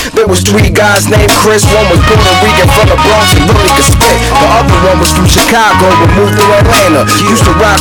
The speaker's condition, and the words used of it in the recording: None; typical speech.